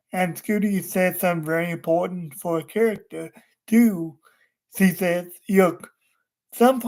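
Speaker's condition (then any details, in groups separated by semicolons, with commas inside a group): Cerebral palsy; wheelchair user, unable to walk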